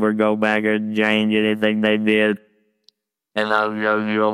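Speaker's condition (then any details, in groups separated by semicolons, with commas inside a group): Laryngectomy, total laryngectomy with electrolarynx; no current signs of cancer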